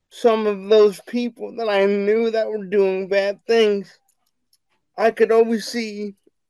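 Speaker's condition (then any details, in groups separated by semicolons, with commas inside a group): Cerebral palsy; wheelchair bound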